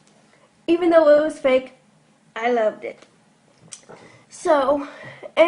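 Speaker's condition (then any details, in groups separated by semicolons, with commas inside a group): Cerebral palsy; from birth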